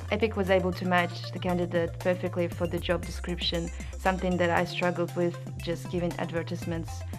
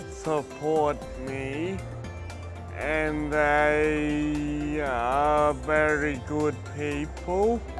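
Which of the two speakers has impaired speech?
The second: acquired brain injury.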